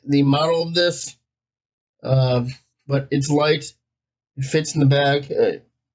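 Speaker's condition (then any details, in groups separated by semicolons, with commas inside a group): Cerebral palsy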